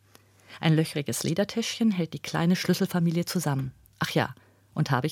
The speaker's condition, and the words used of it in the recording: No condition.